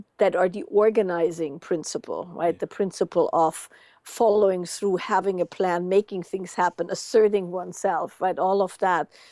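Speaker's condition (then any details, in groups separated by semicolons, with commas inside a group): No condition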